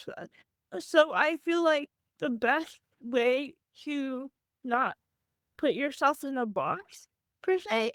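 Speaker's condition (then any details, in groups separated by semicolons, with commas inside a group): Cerebral palsy; from birth; had speech therapy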